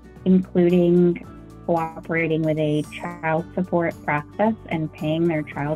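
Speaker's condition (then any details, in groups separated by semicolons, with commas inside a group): No condition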